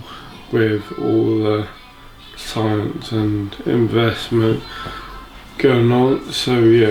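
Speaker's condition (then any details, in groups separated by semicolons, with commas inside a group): Motor neurone disease; affects speech and walking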